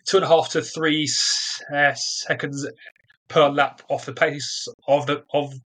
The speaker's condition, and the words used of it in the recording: Stuttering. Even speaking to you now, obviously I have a stutter, but I'm trying to ignore the fact that I'm making those